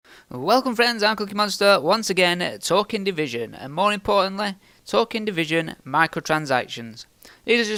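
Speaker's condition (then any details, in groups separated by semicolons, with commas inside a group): No condition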